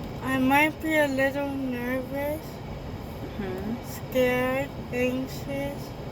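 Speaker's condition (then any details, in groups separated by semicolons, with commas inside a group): Cerebral palsy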